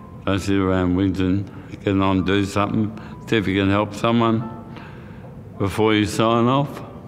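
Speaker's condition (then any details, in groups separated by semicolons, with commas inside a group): Motor neurone disease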